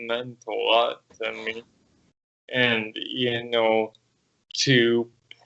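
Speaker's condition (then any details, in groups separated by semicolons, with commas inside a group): Cerebral palsy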